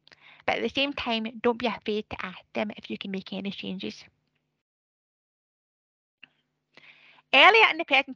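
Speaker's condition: Deafness; speech sometimes affected

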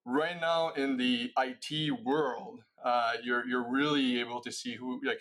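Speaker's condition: No condition

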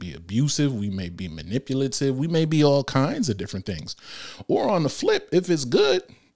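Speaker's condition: No condition

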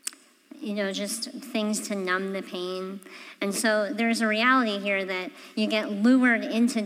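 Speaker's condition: Cleft palate; congenital

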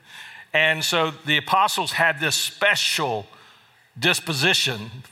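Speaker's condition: No condition

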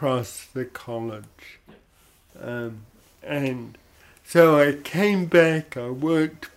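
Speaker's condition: Cerebral palsy; brain damage at or around birth, affects coordination and muscle control of whole body; odd sort of voice

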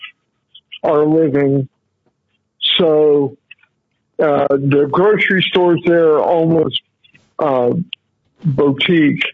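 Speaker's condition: Cerebral palsy; constant staggering walk

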